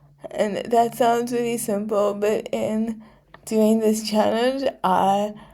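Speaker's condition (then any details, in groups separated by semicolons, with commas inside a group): Cerebral palsy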